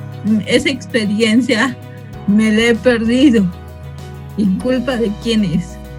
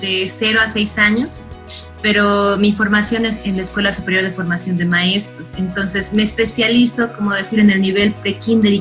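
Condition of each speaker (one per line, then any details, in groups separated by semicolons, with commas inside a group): Cerebral palsy from birth; from birth, lack of oxygen, affects motor, language, posture; speech and language affected
No condition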